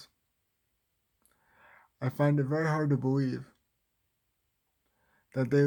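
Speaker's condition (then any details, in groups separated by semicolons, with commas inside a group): Cerebral palsy, spastic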